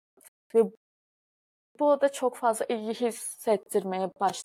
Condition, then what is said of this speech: Stuttering. Çünkü böyle hani bu normal bir kekemelik değil yani şu anki de böyleyim.